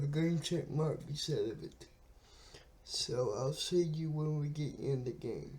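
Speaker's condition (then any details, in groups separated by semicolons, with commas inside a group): Cerebral palsy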